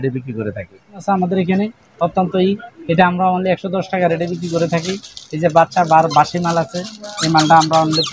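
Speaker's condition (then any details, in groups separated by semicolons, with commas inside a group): No condition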